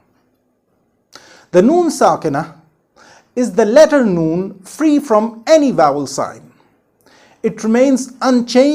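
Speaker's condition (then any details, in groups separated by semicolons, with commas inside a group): No condition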